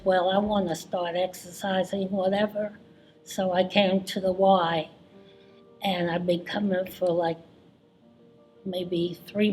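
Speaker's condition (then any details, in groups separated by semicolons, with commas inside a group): Parkinson's disease; specialist diagnosed, on medication, frequent falls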